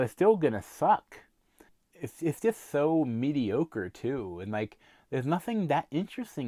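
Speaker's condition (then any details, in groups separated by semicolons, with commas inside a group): No condition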